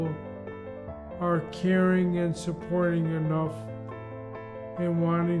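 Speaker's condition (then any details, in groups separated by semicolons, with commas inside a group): Primary lateral sclerosis; upper motor neurons, progressive weakness and stiffness; worsening left side weakness, outpatient rehab; voice changed, in speech therapy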